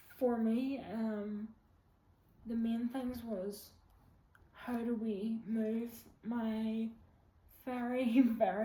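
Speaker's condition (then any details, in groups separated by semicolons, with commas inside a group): Quadriplegic cerebral palsy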